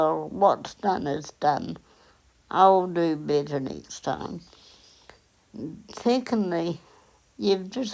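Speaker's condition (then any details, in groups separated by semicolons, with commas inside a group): Cerebral palsy; onset at 8 days old; lifelong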